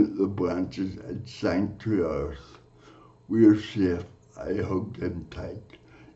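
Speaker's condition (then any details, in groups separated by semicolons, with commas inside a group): Cerebral palsy; from birth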